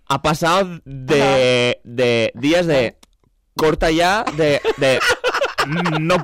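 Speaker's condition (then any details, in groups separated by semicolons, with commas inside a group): Stuttering, blocks; developmental stuttering since early childhood, cause unknown, speech therapy with logopedas, learned fluency techniques; blocks with vocal cord tension rather than sound repetitions, finds faking stutter very hard; repeated words, prolonged sounds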